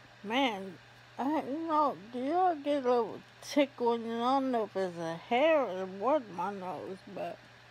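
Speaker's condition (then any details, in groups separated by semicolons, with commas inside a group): ALS; affects hands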